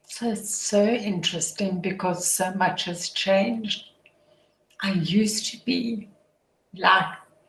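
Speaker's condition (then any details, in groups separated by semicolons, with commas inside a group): Motor neuron disease; hands severely affected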